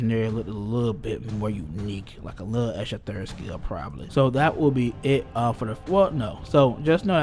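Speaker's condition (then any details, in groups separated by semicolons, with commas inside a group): No condition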